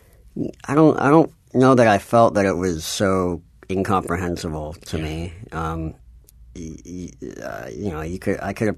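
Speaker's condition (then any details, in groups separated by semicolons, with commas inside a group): Cleft palate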